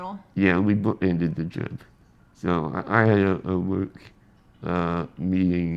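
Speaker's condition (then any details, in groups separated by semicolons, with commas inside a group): Spinal muscular atrophy; type 2, never walked, scoliosis, spinal fusion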